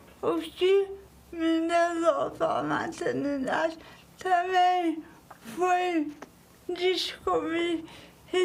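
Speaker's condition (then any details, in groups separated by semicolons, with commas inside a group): Cerebral palsy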